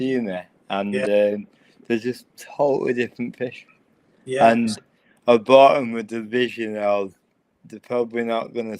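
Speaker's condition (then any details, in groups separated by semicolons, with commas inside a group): Cerebral palsy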